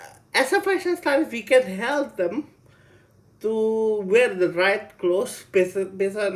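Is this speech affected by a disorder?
Yes: cerebral palsy.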